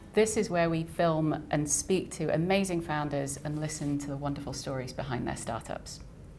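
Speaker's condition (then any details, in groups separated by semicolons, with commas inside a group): No condition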